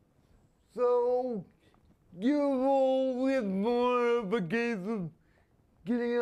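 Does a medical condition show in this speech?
Yes: spastic quadriplegia.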